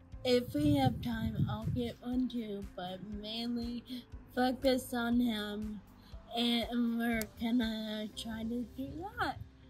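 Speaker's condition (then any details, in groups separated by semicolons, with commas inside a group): Friedreich's ataxia; slow slurred speech, swallowing difficulty, shortness of breath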